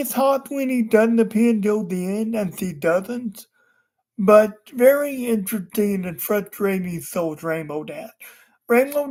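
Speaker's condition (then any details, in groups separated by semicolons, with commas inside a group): Cerebral palsy; wheelchair user, unable to walk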